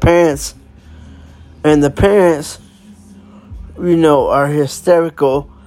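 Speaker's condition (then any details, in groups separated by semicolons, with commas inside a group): Cerebral palsy; able to walk, able to talk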